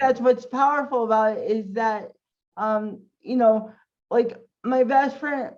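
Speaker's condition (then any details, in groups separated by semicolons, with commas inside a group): Cerebral palsy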